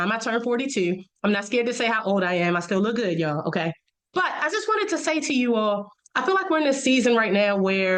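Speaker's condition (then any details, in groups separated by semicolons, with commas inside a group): No condition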